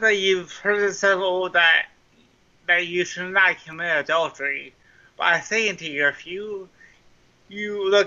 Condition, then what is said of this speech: Cerebral palsy. First of all, I want to apologize to my listeners for sounding like a drive-through speaker box from Wendy's.